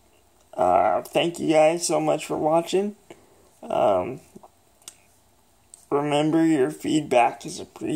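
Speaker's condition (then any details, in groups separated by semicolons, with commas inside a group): Cerebral palsy; affects muscle movement, intellect unaffected, eight major surgeries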